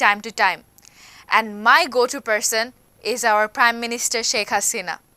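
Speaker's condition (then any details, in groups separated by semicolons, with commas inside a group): No condition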